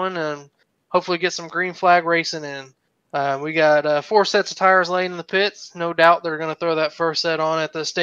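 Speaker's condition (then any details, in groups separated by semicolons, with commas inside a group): No condition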